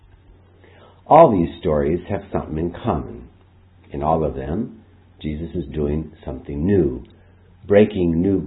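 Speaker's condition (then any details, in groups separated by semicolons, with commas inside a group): No condition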